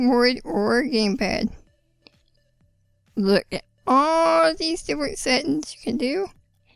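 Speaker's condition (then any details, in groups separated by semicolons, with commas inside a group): Spinal muscular atrophy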